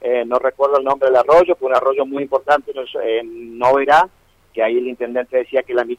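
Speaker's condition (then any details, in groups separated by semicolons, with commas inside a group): No condition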